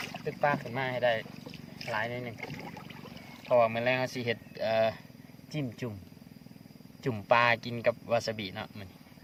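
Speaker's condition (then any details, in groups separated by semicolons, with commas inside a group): No condition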